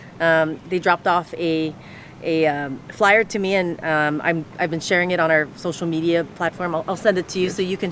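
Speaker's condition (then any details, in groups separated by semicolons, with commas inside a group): No condition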